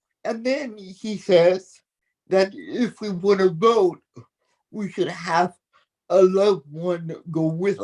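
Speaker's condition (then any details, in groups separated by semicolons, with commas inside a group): Athetoid cerebral palsy; speech, wheelchair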